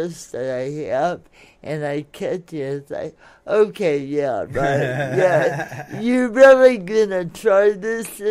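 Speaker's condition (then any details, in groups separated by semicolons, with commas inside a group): Cerebral palsy; speech affected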